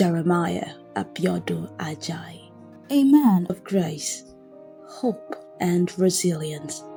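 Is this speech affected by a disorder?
No.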